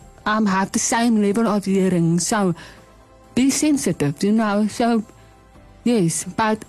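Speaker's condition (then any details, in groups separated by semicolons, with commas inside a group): Deafness with cochlear implants, severe; 97% hearing loss, hearing aids at age 2 raised hearing to 40%, now bilateral cochlear implants; hearing about 80% with bilateral cochlear implants, lip reads, relies on body language, hears music better; learned early to speak like hearing person, mother Bonita drew out language, not natural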